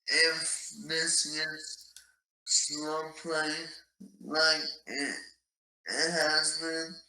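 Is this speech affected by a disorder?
Yes: ALS; very aggressive fast-progressing form.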